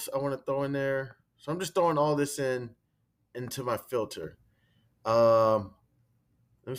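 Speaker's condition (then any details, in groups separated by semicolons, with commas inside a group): No condition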